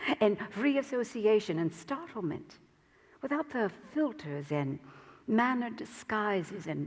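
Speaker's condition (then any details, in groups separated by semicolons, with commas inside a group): No condition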